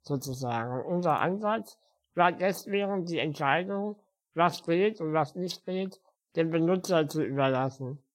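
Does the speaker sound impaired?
Yes: spinal muscular atrophy; spinal muscular atrophy since birth, physical disability, uses wheelchair.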